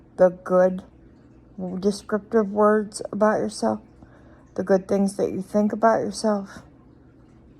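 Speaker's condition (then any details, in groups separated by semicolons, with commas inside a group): Cerebral palsy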